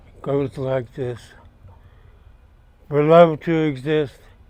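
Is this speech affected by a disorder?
Yes: Parkinson's.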